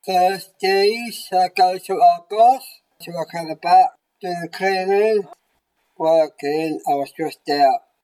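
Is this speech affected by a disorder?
Yes: Down syndrome; present since birth.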